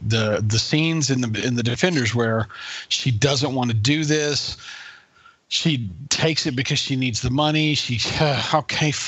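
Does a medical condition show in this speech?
No.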